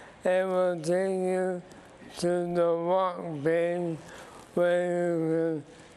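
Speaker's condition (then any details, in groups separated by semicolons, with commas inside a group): ALS; symptoms began about two years ago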